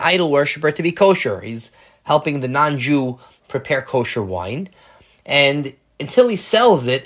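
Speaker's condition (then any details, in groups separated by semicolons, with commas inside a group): No condition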